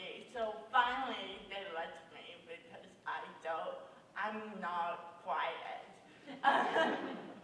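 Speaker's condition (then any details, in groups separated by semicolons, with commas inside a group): Cerebral palsy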